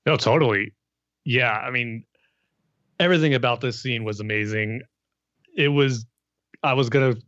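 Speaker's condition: No condition

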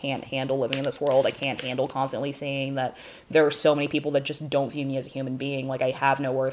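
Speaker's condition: No condition

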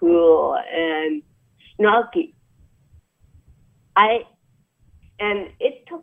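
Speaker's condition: Cerebral palsy; about 63 years old

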